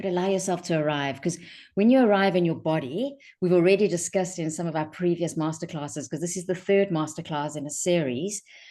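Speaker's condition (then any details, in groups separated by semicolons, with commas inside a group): No condition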